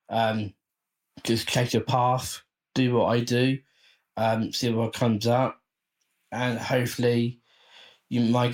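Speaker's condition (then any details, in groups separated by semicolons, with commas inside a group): Down syndrome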